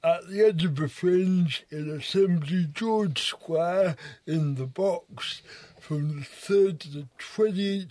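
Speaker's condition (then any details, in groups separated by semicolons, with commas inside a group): Cerebral palsy; wheelchair user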